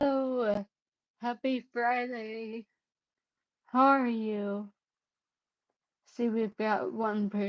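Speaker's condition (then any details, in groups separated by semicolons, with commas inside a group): Cerebellar ataxia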